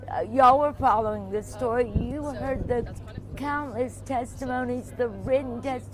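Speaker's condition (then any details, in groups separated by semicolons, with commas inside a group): Cerebral palsy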